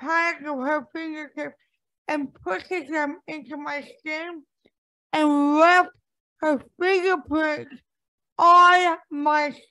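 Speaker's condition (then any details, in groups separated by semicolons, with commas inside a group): Cerebral palsy; right-brain damage affecting left side of body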